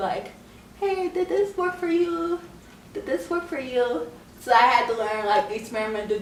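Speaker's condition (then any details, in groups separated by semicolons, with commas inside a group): Cerebral palsy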